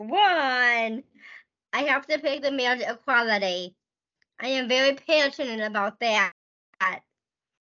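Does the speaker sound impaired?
Yes: Down syndrome.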